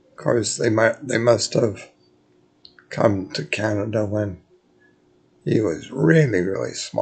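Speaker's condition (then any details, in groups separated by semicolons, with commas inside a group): Multiple sclerosis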